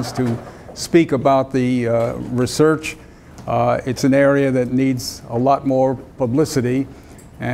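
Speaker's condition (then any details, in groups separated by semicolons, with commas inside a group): No condition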